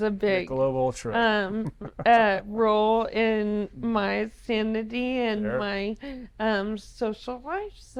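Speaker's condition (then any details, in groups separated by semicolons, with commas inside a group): ALS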